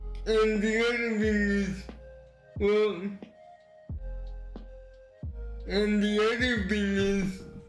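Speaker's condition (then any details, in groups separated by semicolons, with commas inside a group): Cerebral palsy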